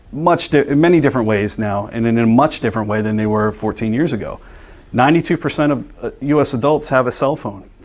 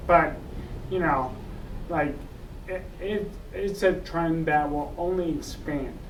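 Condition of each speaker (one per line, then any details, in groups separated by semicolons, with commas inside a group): No condition
Multiple sclerosis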